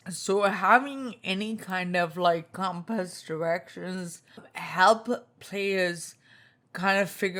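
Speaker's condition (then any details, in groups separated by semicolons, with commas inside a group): Spinocerebellar ataxia type 2, SCA2; tongue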